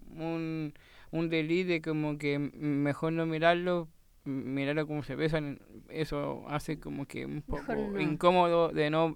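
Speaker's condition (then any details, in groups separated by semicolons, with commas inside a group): Down syndrome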